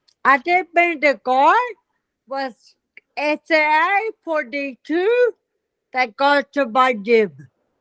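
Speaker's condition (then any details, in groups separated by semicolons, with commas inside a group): Multiple system atrophy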